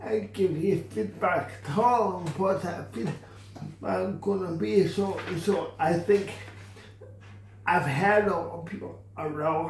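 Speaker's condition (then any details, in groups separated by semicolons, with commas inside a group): Cerebral palsy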